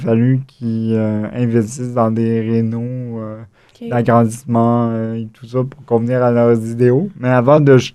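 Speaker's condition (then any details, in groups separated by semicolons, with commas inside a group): Cerebral palsy; acquired, wheelchair user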